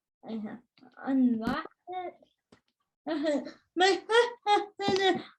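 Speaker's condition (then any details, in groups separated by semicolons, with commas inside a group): Cerebral palsy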